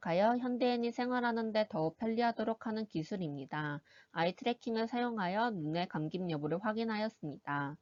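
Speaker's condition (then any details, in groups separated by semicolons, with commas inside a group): No condition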